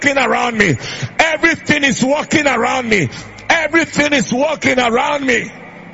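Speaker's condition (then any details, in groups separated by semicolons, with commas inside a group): No condition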